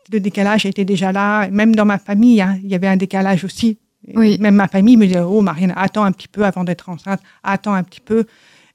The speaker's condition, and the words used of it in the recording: Deafness. Oui. On ne peut pas savoir si vous ne nous le dites pas que, vous êtes sourde.